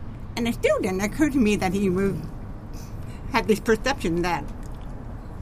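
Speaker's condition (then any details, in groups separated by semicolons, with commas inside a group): Profound deafness, genetic, profound; cochlear implants a couple years ago, bypass damaged nerve, formerly hearing aids, groups still hard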